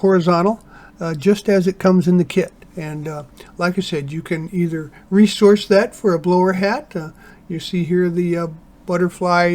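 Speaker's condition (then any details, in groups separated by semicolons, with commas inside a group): No condition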